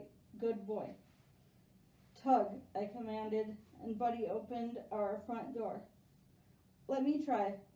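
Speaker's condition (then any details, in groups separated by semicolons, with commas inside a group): Spastic quadriplegic cerebral palsy; spastic quadriplegic, from birth, not degenerative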